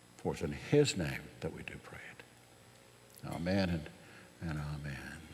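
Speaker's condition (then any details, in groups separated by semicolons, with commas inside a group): No condition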